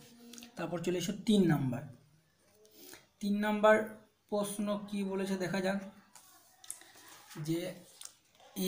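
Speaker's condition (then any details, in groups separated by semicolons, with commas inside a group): No condition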